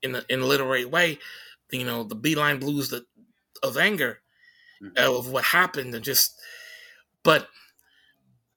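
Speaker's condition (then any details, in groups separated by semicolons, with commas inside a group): Stutter; stuttering during this interview; stuttering during conversation; repeated sounds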